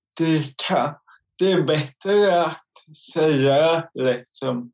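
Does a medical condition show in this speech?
Yes: cerebral palsy; motor skills and balance affected.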